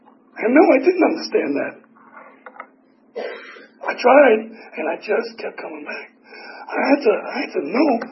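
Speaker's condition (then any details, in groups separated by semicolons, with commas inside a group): Tracheotomy; tracheotomy for 4 years, 8 surgeries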